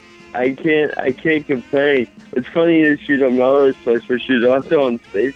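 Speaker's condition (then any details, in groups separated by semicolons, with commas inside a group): Mild cerebral palsy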